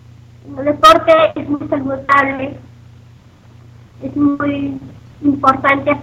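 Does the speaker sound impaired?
Yes: Down syndrome; recites own poems, answers interview questions in full sentences; self-described good language.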